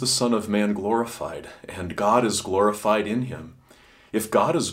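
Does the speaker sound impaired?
No.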